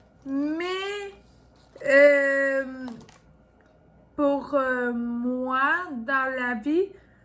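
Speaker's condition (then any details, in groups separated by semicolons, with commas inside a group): Ataxia; degenerative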